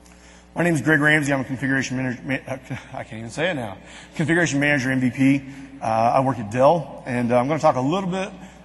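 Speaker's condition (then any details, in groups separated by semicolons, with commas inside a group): No condition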